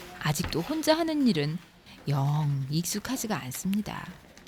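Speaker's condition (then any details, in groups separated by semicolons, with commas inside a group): No condition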